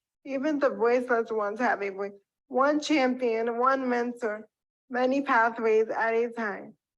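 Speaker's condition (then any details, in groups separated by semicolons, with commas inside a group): Cerebral palsy; uses wheelchair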